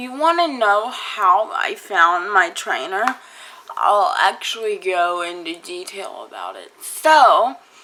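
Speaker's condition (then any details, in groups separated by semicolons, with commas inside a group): Cerebral palsy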